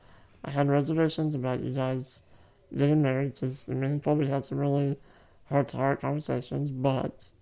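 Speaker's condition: Muscular dystrophy; life expectancy uncertain

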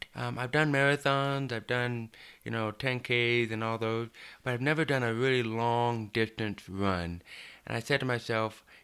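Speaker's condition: Deafness, hard of hearing

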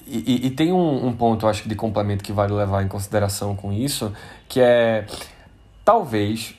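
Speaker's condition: No condition

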